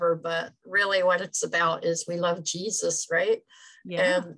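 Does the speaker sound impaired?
Yes: cleft palate; congenital, extremely severe, no nose, no upper lip, no upper palate at birth, hole unclosed initially; visible scars from cleft palate, nose constructed by a surgeon; breathing problems from birth, unable to be fed as infant.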